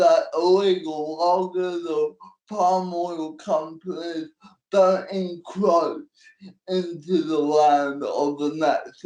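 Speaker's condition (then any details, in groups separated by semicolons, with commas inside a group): Cerebral palsy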